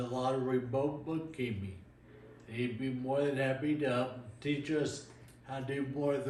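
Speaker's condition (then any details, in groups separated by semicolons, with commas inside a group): Friedreich's ataxia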